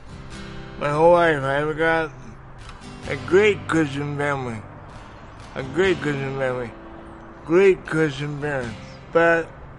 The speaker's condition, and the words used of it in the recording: Cerebral palsy. Okay? So please don't be confused by his manner.